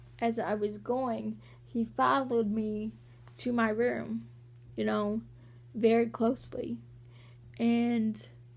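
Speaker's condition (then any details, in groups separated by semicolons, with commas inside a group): Cerebral palsy; walking sometimes hard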